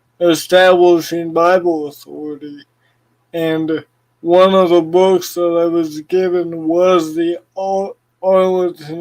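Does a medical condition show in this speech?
Yes: cerebral palsy.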